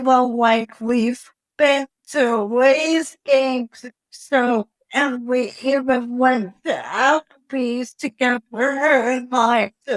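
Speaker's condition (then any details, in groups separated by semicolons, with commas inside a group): Cerebral palsy; wheelchair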